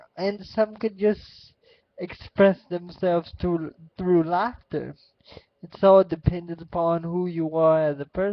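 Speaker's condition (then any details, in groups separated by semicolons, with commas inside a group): Cerebral palsy; spastic quadriplegic, all four limbs including hands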